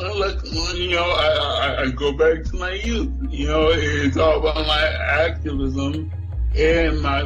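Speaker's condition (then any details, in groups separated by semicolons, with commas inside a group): Cerebral palsy; no ambulance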